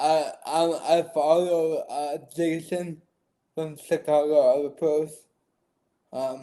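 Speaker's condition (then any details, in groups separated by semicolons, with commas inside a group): Cerebral palsy; diagnosed after cardiac arrest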